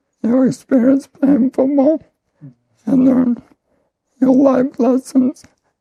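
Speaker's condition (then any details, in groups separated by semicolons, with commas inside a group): ALS; voice and lungs affected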